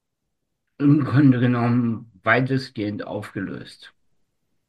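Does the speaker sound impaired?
Yes: spastic tetraparesis; from birth, oxygen deprivation during delivery, umbilical cord around neck, considered incurable.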